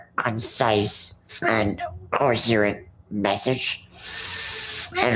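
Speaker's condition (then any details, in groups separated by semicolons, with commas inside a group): Rare muscular dystrophy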